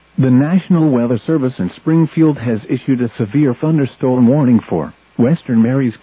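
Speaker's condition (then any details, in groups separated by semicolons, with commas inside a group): No condition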